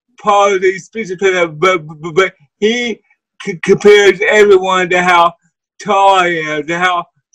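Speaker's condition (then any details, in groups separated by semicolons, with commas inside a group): Cerebral palsy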